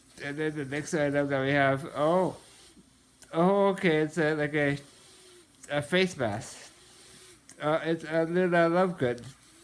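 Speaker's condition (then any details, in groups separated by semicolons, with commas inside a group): Muscular dystrophy, Duchenne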